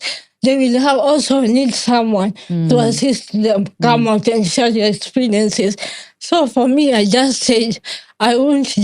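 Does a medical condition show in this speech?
Yes: cerebral palsy; since childhood, managed with therapy.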